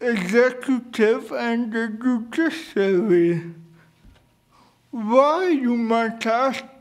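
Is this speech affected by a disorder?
Yes: cerebral palsy.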